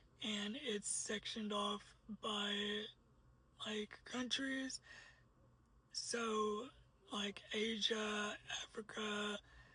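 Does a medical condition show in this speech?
Yes: cerebral palsy; uses a wheelchair.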